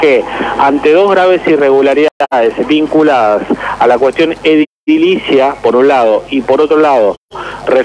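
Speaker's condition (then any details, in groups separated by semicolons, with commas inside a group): No condition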